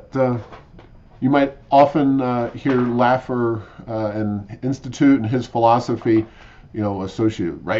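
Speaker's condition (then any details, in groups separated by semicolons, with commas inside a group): No condition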